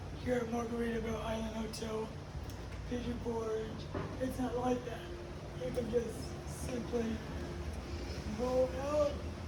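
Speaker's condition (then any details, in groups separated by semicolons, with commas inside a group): Cerebral palsy; uses a wheelchair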